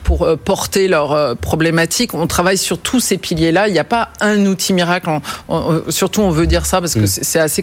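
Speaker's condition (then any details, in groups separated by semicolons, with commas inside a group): No condition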